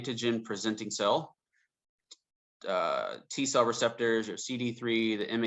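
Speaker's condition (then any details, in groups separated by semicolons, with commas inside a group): No condition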